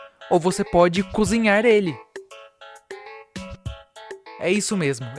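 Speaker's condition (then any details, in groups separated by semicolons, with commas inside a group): No condition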